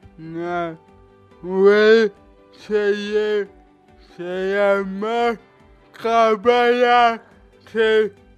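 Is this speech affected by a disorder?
Yes: cerebral palsy; cerebral palsy since birth; short replies, host repeats and checks words, 'parálisis cerebral' came out unclear.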